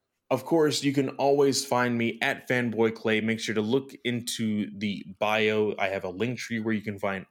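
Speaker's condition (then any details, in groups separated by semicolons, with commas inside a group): No condition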